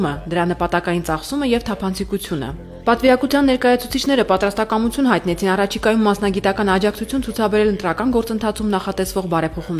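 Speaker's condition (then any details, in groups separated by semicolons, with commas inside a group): No condition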